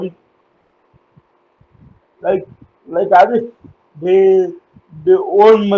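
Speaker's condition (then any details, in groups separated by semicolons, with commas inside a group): Cerebral palsy; uses wheelchair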